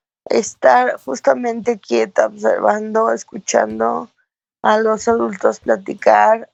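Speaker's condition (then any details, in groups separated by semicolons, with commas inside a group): Cerebral palsy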